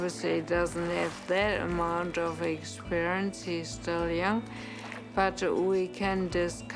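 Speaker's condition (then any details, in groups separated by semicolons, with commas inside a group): Severe traumatic brain injury; severe, right-sided ataxia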